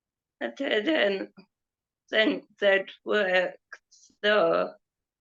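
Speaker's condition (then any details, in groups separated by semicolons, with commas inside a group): Cerebral palsy; affects speech and mobility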